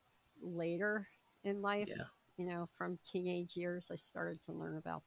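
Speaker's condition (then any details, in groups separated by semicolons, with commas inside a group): Cleft palate, severe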